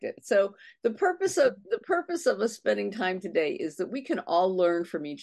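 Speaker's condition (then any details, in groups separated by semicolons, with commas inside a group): No condition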